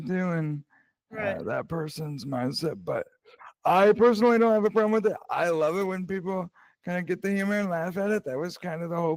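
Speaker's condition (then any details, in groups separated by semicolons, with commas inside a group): Cerebral palsy; present from birth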